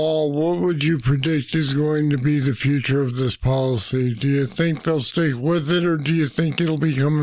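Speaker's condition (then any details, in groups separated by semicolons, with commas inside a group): Parkinson's disease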